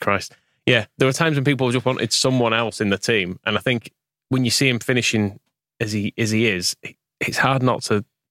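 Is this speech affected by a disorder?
No.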